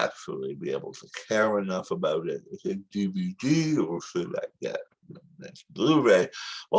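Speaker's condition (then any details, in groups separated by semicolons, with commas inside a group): Tongue cancer surgery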